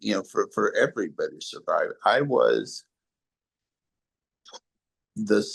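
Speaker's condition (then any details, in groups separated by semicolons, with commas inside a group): ALS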